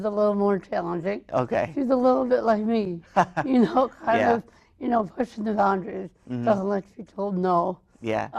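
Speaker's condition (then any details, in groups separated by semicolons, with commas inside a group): Cerebral palsy, mild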